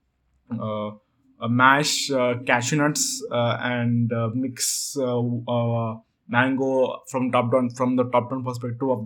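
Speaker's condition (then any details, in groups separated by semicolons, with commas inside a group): Stuttering; stutter since around age 8 or 9, ongoing; still working on improving vocal communication, not yet a good speaker; speaks too fast when talking a lot, sometimes not understood, blocks on words, repeats same syllable; repeated sounds, prolonged sounds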